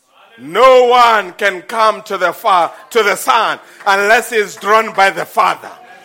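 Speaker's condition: No condition

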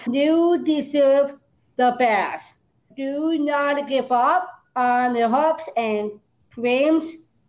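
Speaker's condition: Down syndrome; early 30s

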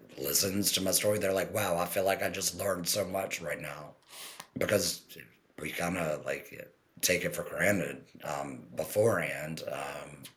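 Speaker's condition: Total laryngectomy; stage 4 cancer, partial thyroidectomy, primary TEP placement, chemo and radiation afterward; TEP voice, earlier monotone from left vocal cord paralysis, no speech first 6 months, electrolarynx failed, swelling

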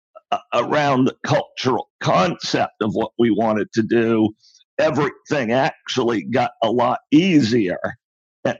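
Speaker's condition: Spasmodic dysphonia; acquired as adult CEO

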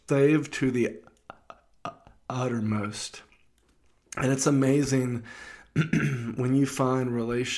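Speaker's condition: Stuttering; stutter since childhood, very severe in childhood; still identifies as a stutterer, speaking publicly to an audience; now able to communicate publicly; blocks

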